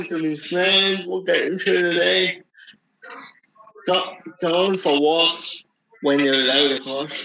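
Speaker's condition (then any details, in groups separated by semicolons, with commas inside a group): Cerebral palsy; wheelchair user since childhood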